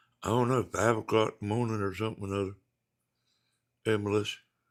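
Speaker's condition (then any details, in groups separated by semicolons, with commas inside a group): Brain bleed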